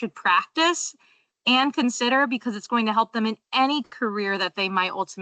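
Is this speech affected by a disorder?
No.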